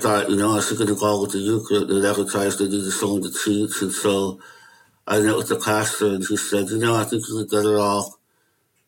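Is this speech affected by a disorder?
Yes: Möbius syndrome; affects hearing and eyesight.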